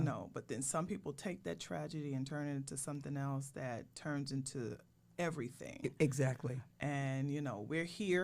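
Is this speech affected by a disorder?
No.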